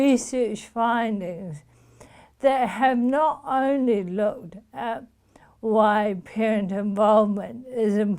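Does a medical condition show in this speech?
Yes: motor neuron disease.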